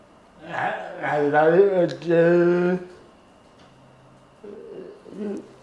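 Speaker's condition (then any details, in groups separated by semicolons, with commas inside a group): Cerebral palsy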